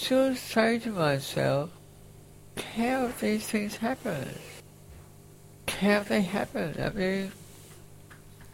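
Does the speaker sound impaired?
Yes: facioscapulohumeral muscular dystrophy, facioscapulohumeral (FSHD); uses respirator.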